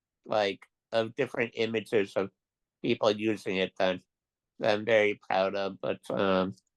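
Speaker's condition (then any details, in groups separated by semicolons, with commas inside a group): Duchenne muscular dystrophy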